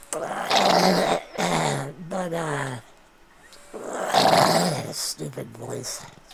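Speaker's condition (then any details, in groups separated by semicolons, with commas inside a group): Non-progressive muscular dystrophy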